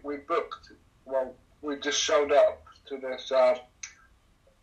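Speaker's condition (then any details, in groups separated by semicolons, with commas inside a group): Cerebral palsy; cerebral palsy affecting all limbs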